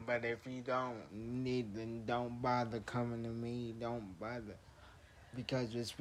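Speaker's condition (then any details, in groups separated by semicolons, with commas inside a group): Traumatic brain injury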